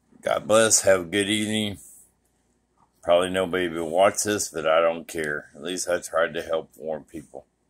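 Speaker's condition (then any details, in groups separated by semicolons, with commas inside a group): Traumatic brain injury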